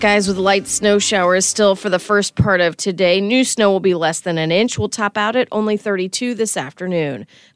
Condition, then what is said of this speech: No condition.